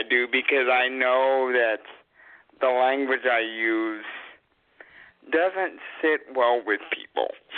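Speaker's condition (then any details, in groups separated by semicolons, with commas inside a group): Cerebral palsy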